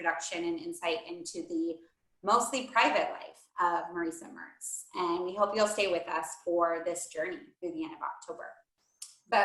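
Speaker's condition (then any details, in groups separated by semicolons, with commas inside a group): No condition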